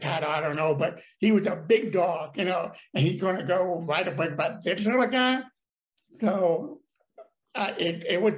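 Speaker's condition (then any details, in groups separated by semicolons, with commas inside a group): Deafness; brain damage from birth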